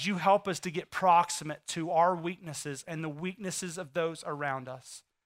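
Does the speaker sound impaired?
No.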